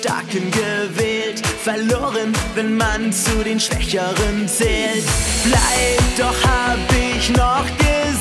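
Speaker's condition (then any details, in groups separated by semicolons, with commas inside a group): No condition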